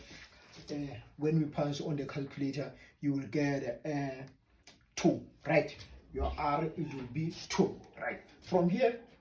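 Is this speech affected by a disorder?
No.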